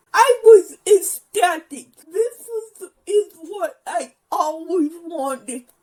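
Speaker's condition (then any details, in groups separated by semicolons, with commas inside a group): Physical speech impairment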